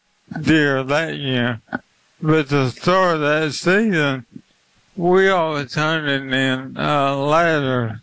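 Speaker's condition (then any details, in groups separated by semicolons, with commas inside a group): ALS; limb-onset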